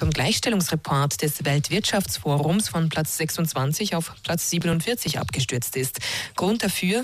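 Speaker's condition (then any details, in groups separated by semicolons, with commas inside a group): No condition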